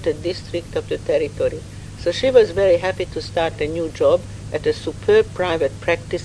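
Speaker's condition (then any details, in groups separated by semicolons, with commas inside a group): No condition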